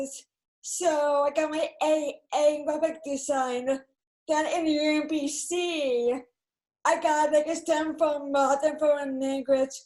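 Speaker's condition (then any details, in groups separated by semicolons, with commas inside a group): Cerebral palsy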